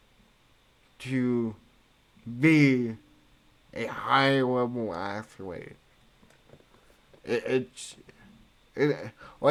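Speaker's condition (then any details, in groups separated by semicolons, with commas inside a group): Cerebral palsy; speech affected by cerebral palsy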